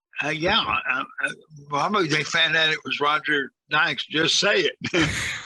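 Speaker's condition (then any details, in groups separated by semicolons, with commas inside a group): Cerebral palsy; severely disabled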